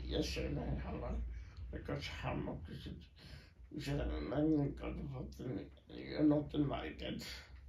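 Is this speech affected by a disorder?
Yes: muscular Parkinson.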